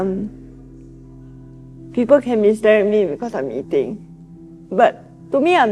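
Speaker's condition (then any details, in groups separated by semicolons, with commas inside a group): Cerebral palsy; swallowing very hard in past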